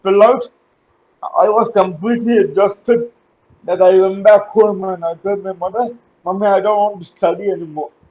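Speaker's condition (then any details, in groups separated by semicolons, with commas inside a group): Cerebral palsy; uses wheelchair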